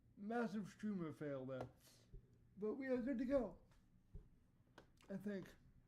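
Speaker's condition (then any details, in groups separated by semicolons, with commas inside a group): Cerebral palsy; voice tone sometimes odd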